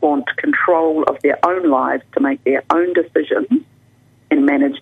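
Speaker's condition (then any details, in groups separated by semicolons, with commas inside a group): No condition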